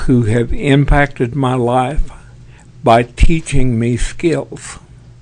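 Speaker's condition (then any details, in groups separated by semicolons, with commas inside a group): Parkinson's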